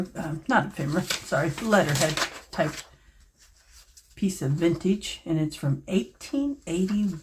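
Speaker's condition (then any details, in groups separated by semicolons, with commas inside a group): No condition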